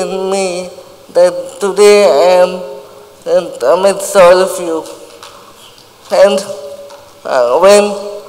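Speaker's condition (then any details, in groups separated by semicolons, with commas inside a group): Cerebral palsy; cannot speak, others read written messages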